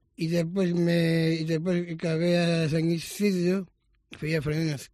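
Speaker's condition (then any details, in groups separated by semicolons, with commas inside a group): Down syndrome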